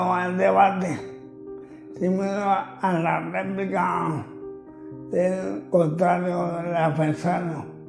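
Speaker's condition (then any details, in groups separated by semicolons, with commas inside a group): Amyotrophic lateral sclerosis (ela)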